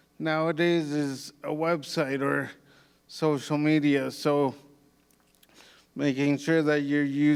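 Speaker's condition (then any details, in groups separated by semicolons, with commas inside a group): Cerebral palsy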